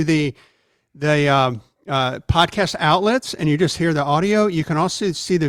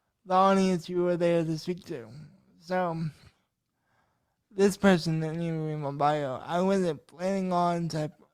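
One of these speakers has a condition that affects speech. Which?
The second: cerebral palsy; cannot type, dictates writing; atypical speech, concentrates on voice and pronunciation publicly.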